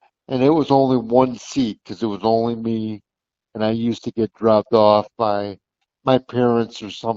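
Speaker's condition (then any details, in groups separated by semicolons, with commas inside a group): Cerebral palsy; since birth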